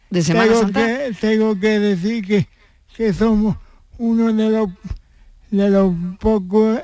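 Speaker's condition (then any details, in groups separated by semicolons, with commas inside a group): Cerebral palsy; since birth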